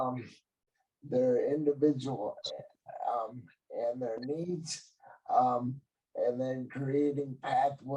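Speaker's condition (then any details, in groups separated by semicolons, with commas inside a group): Cerebral palsy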